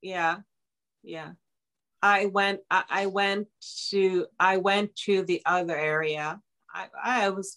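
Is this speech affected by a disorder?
Yes: aphasia after stroke; aphasia caused by stroke, difficulty reading messages after stroke; 4.5 years since onset; after stroke could not use phone or read messages, nephews read messages.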